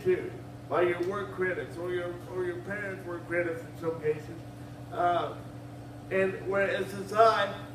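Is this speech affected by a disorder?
Yes: cerebral palsy; wheelchair user.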